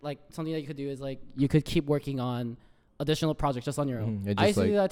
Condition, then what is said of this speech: None; typical speech.